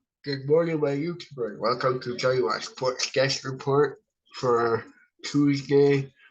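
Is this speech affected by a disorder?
Yes: cerebral palsy.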